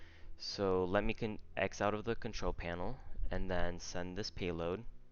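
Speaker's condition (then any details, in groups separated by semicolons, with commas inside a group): No condition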